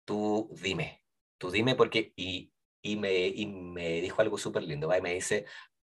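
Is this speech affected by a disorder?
Yes: stuttering; stuttering moments last only a few seconds; stutters openly, word and phrase repetitions, frequent fillers; here repeated words, prolonged sounds.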